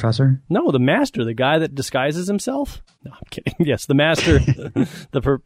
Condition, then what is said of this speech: No condition.